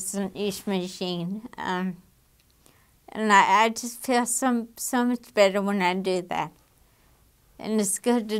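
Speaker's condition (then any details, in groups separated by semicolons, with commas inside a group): Damaged diaphragm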